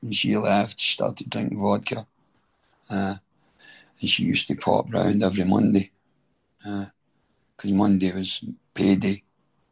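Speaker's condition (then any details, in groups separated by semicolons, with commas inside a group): Throat cancer treatment effects, stage 4 throat cancer; remission 2.5 years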